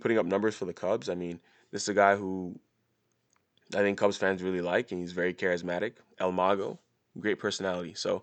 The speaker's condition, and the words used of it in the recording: None; typical speech.